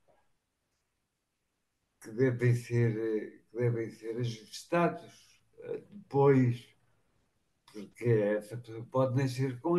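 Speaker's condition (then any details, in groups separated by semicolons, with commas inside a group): Machado-Joseph disease (sca3)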